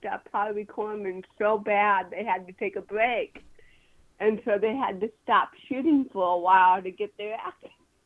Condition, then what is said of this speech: Cerebral palsy. That's probably why I talk this way.